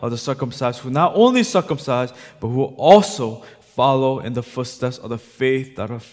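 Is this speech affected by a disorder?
No.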